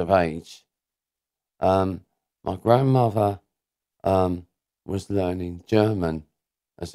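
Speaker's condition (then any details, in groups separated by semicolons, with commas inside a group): Cerebral palsy; diagnosed as baby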